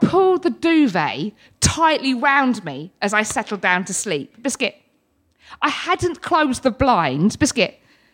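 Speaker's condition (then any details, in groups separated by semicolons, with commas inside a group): Tourette syndrome; tics since childhood, vocal and motor tics, uses wheelchair; several ticking fits daily, seizure-like, support worker helps, Liz takes over; frequent vocal tics, hedgehog, cats, obscene tics, full speech loss during fits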